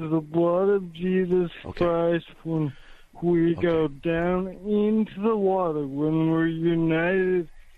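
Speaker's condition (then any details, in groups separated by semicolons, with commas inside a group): Cerebral palsy; not stroke, mind unaffected; speaks slowly, host suspected stroke, caller denies being high on drugs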